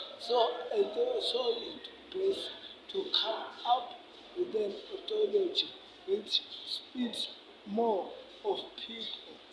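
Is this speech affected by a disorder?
Yes: cerebral palsy; affects speech and hands.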